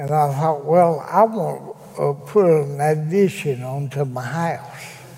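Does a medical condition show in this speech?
Yes: cerebral palsy; disability after 30-some working years.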